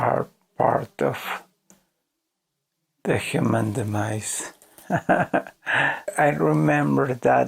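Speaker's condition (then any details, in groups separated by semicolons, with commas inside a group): ALS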